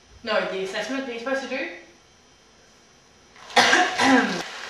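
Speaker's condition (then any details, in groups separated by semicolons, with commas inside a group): No condition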